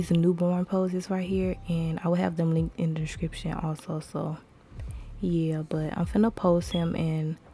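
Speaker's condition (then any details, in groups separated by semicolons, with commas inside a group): No condition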